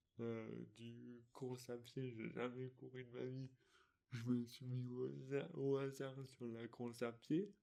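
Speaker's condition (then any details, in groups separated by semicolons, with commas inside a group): Dystonia; articulation difficulties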